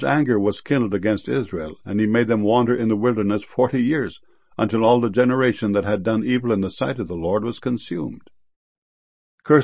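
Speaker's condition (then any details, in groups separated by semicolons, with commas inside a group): No condition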